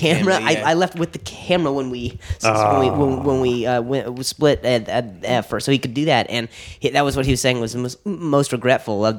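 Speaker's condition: Stutter; frequent word, phrase and part-word repetitions during conversation; repeats words, phrases and initial sounds; repeated sounds, repeated words, prolonged sounds, blocks

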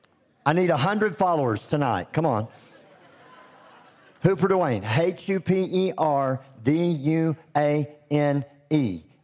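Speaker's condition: Cleft lip and palate; preaches publicly, has preached in over 50 nations

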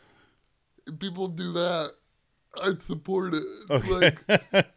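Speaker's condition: Cerebral palsy; wheelchair user

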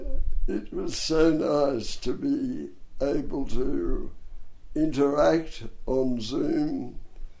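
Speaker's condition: Dystonia and cerebral palsy; bronchial asthma

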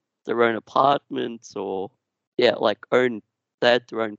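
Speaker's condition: Duchenne muscular dystrophy; genetic, progressive

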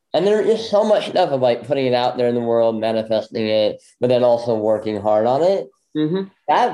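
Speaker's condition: Bilateral cleft lip; congenital bilateral

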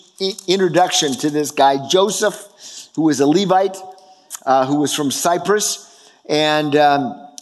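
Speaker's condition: No condition

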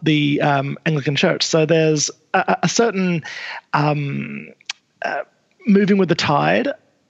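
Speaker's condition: Stutter; present by age 20 at film school, sign language used to assist stutter; repeated sounds, blocks

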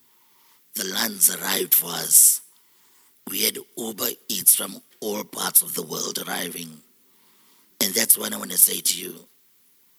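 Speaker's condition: Total laryngectomy; total laryngectomy for very rare deep laryngeal cancer, first in South Africa, breathes through neck; relearned speech, formerly artificial robotic voice like Stephen Hawking, speaking about 18 months, self-described sexy voice

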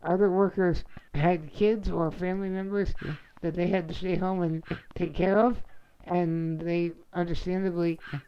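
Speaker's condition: Spinal muscular atrophy; rare progressive neuromuscular disease, muscles don't work, needs assistance with any physical activity; needs assistants for washing, dressing, bathroom, meal preparation and eating; cannot chew and swallow well

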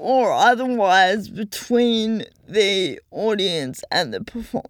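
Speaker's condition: Cerebral palsy; full-time wheelchair user

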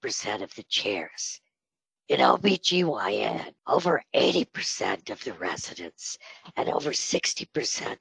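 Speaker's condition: Spasmodic dysphonia; on Botox treatment

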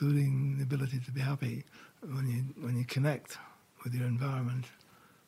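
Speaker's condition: Parkinson's; diagnosed about 4 years ago

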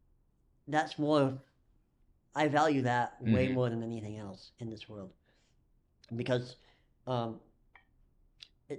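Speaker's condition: Cleft lip and palate; missing muscles

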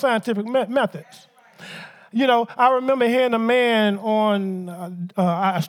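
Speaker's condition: Stuttering; childhood onset, severe in childhood, could not get words out; mostly resolved, residual signs still visible, preaching this sermon; hit leg trying to force words out, no stutter when singing, returns when nervous or upset; repeated sounds, prolonged sounds

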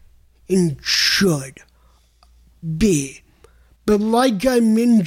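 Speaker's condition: Cerebral palsy; non-progressive

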